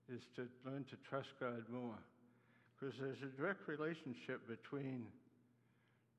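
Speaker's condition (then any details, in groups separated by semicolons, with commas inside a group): Parkinson's disease; Parkinson's with acute demyelinating neuropathy, Parkinson's attacks muscles, neuropathy attacks nerves; in therapy sessions working on walking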